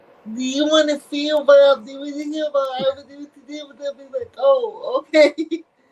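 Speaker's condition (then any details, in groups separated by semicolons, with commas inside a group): Cerebral palsy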